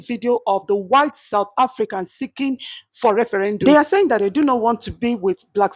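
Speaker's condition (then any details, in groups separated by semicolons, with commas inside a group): No condition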